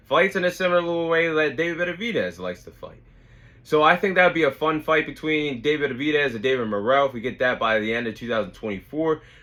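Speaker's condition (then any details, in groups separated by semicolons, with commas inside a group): No condition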